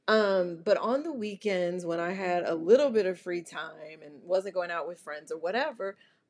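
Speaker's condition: No condition

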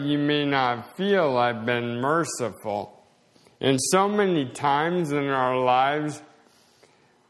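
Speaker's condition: Slowed speech, swallowing problems

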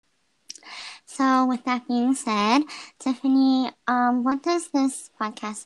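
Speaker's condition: Cleft palate; unilateral cleft palate, right side

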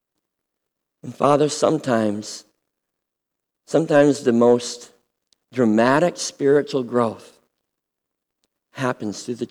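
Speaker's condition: Cleft lip and palate; congenital

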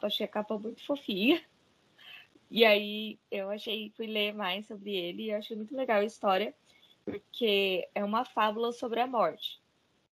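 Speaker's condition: No condition

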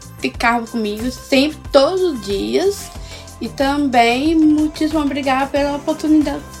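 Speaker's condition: Down syndrome; had therapies

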